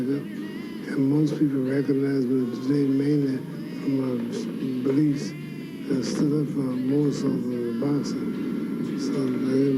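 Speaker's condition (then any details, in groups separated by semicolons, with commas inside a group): Parkinson's syndrome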